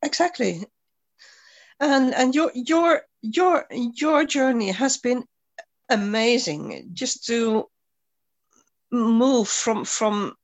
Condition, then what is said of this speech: Stuttering. I get very, very stressed in my neck, in my shoulders.